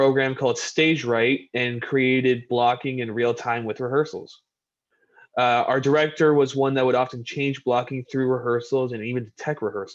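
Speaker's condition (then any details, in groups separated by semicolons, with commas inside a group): No condition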